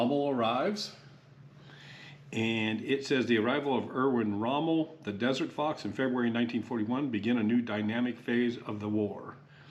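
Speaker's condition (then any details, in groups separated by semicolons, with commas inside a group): No condition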